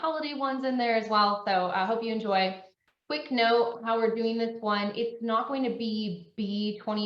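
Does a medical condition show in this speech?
No.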